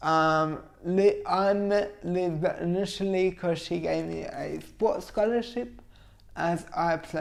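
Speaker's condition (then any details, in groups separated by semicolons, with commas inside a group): Cerebral palsy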